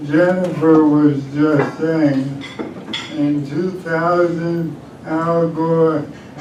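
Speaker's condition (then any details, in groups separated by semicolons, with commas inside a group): ALS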